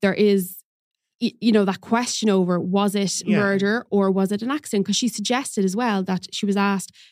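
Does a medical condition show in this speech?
No.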